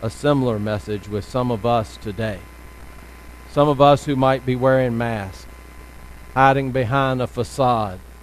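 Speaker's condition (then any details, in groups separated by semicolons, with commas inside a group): No condition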